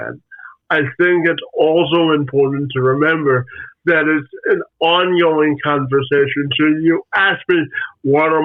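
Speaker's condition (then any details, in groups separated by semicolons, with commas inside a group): Spastic quadriplegic cerebral palsy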